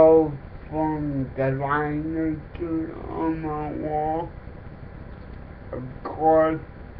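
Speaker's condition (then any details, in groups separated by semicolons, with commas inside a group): Cerebral palsy; affects speech, talks differently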